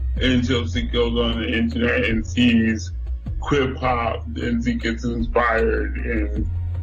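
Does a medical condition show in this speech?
Yes: cerebral palsy.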